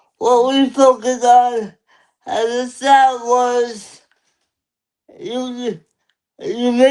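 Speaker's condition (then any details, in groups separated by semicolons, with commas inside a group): Cerebral palsy; lifelong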